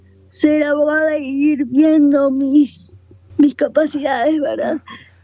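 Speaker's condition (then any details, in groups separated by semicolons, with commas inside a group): Cerebral palsy, quadriparesis; wheelchair user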